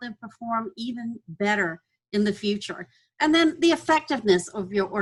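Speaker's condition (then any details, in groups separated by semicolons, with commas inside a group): No condition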